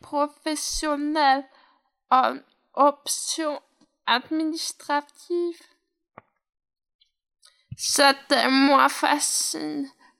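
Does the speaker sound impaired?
Yes: hearing impairment; right ear hearing loss, hearing aids, implant surgery, orthophoniste listening training, second operation for failed electrode; hard of hearing, wears hearing device, upper and lower limb motor disability, unstable walking, uses walker.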